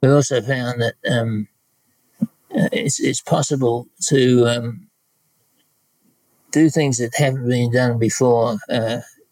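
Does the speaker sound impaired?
Yes: Parkinson's disease; no tremor, about 12 years since onset; worsening last couple of years, on medication, slowed down; voice hesitant and lower volume, sounds a bit different, speech affected only recently.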